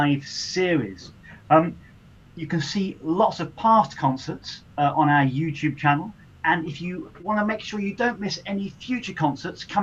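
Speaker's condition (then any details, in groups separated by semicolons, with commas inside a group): No condition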